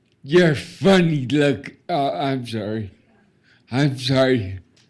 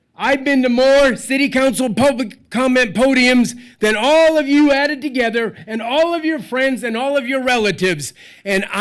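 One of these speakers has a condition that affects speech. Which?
The first: traumatic brain injury; car crash, ejected from vehicle; gets off track, curses sometimes; relearned talking and eating after regaining consciousness.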